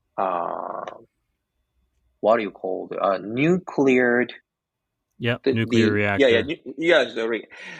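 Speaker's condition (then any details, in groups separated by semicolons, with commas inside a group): No condition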